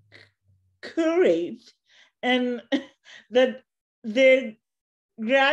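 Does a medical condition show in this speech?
Yes: cerebral palsy.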